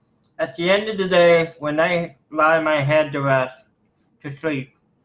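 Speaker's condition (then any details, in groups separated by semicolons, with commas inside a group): Cerebral palsy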